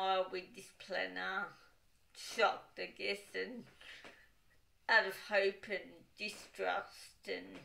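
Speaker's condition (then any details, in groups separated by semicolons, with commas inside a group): Cerebral palsy; wheelchair user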